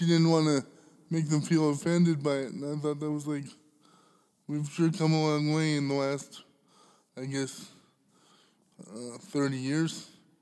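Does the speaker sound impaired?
Yes: cerebral palsy; smokes a lot of cannabis.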